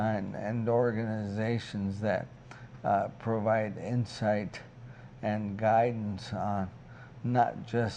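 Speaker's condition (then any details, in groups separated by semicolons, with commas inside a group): ALS; onset left hand weakness, then right hand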